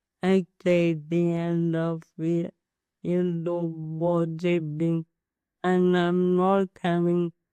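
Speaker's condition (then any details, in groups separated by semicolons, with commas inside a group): Amyotrophic lateral sclerosis; slurred slow speech, eating and drinking difficulties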